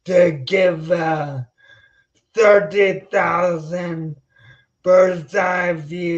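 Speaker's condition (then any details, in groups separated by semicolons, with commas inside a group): Spinocerebellar ataxia; slightly staccato speech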